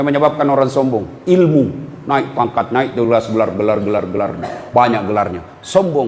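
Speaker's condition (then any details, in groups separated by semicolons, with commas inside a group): No condition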